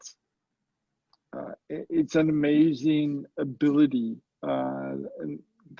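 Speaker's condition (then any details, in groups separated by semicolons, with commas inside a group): Cerebral palsy; very mild form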